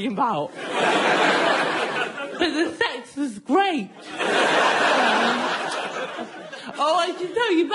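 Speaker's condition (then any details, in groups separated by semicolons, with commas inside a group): Cerebral palsy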